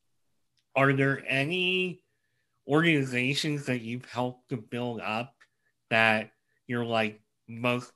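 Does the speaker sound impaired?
Yes: cleft lip and palate; many obstacles in life.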